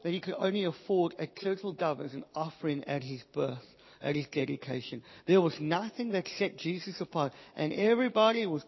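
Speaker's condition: Cleft palate, Pierre Robin syndrome

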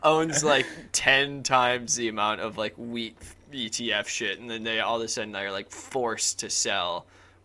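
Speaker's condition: No condition

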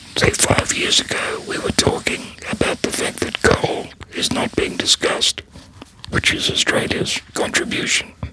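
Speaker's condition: Laryngectomy, voice prosthesis

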